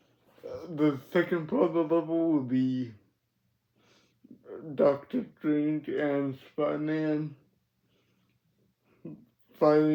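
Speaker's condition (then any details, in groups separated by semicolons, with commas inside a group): Cerebral palsy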